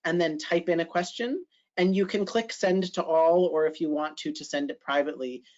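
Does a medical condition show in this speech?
No.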